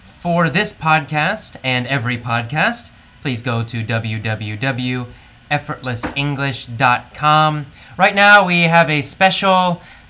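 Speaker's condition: No condition

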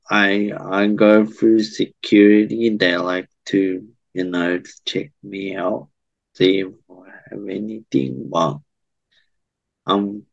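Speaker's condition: Cerebral palsy

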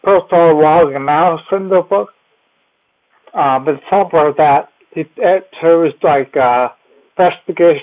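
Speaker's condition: Cerebellar ataxia; team helps up and down stairs

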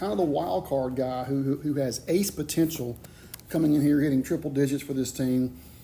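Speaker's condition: No condition

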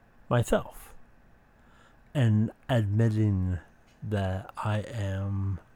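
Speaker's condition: Speech impediment

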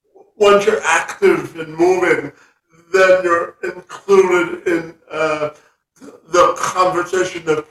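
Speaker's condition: Spastic quadriplegia cerebral palsy; from birth, legs affected, cannot walk normally, attributed to insufficient oxygen in legs

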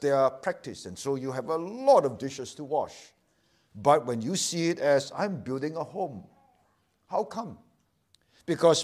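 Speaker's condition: No condition

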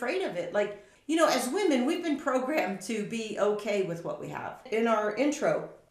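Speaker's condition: No condition

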